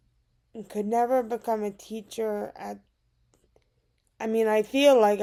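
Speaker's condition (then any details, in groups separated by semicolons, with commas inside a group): Cerebral palsy; diagnosed around age 2 or 3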